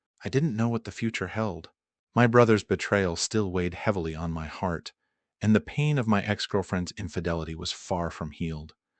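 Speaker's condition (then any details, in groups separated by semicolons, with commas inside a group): No condition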